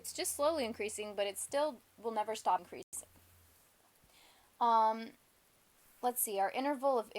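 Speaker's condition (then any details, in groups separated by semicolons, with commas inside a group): No condition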